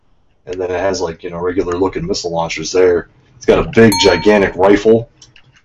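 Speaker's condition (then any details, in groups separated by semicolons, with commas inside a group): No condition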